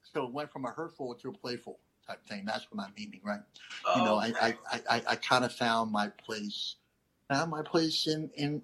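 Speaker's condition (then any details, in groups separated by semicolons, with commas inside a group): Cleft lip and palate; lisp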